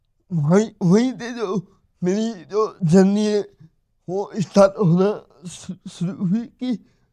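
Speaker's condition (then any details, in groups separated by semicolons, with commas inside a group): Cerebral palsy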